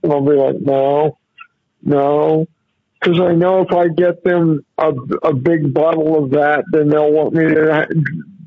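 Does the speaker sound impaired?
Yes: cerebral palsy; constant staggering walk.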